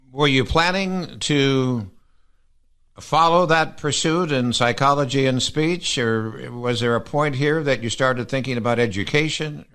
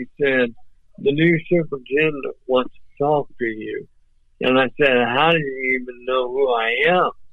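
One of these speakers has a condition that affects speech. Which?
The second: ALS; recently diagnosed, wheelchair being prepared; voice off but clear and understandable.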